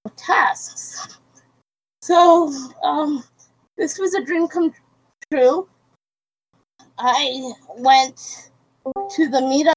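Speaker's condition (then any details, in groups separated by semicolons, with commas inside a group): Cerebral palsy; quadriplegic, brain damage from lack of oxygen at birth, diagnosed about age one, wheelchair user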